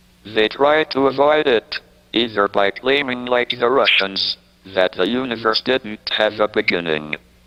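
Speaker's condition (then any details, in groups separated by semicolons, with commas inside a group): ALS, speech-generating device; diagnosed at age 21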